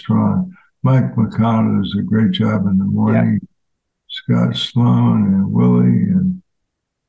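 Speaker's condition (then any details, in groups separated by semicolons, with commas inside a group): ALS; fatal progressive disease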